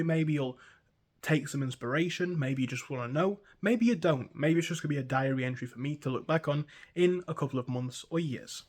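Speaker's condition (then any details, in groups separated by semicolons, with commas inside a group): No condition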